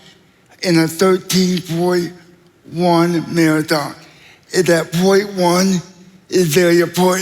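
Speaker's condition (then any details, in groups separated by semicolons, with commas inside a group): Cerebral palsy; spastic quadriplegic, stiff arms and legs, uses wheelchair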